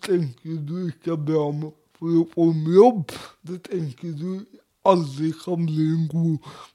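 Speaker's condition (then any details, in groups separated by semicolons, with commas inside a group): Cerebral palsy; speech difficulties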